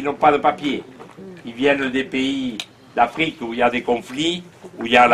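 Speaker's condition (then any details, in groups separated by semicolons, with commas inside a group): No condition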